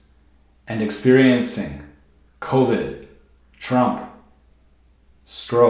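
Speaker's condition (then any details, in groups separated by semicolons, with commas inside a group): No condition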